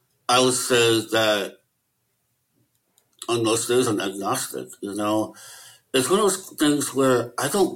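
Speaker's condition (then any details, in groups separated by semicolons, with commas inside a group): Möbius syndrome; certain letters hard to pronounce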